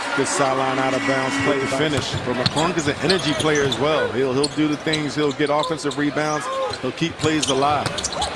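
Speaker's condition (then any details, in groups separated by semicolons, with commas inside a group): No condition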